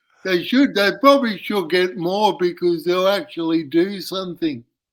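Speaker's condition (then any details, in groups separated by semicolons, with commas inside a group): Cerebral palsy; uses wheelchair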